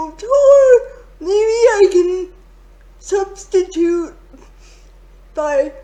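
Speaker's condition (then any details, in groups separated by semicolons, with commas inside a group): Quadriplegic cerebral palsy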